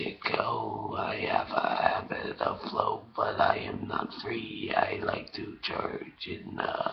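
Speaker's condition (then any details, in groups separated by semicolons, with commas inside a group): Brain injury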